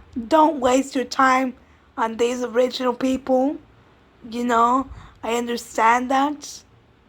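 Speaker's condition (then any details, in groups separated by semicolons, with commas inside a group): Cerebral palsy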